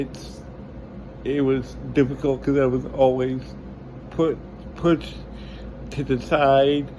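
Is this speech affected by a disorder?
Yes: cerebral palsy.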